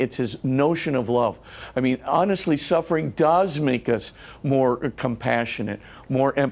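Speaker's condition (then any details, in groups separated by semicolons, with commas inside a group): No condition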